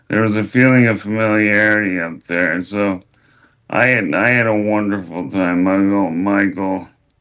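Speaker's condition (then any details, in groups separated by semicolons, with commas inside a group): ALS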